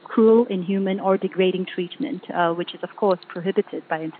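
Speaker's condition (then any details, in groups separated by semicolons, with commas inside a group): No condition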